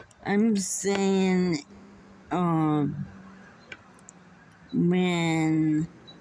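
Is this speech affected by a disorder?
Yes: muscular dystrophy.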